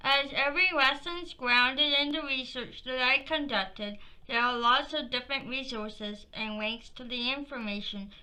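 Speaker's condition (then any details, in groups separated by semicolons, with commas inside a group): Cerebral palsy; from birth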